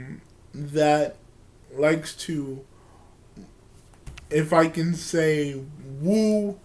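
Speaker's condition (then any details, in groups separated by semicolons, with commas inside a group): Cerebral palsy; from birth, wheelchair user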